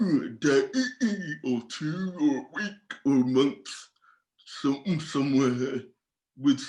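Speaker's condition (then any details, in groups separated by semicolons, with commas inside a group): Cerebral palsy; from birth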